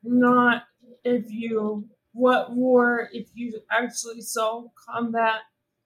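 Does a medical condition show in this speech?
Yes: ALS; young-onset ALS, diagnosed in twenties before 35, prolonged diagnosis after third EMG, second opinion at multidisciplinary clinic.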